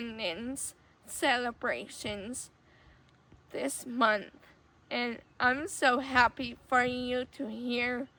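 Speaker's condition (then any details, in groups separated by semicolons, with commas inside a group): Cerebral palsy; affects muscles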